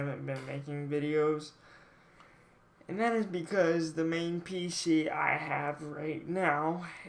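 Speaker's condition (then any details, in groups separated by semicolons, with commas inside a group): Cerebral palsy, mild; speech sometimes affected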